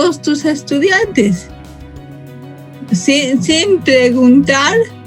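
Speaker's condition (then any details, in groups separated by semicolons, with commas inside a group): Cerebral palsy from birth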